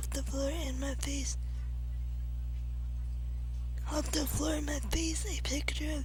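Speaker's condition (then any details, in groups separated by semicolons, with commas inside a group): Cerebral palsy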